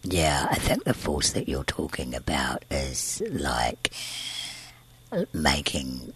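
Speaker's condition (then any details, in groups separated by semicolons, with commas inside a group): Tracheostomy and scarred vocal cord, laryngeal cysts, surgical vocal cord scarring; cyst surgery 20 Green Lane Hospital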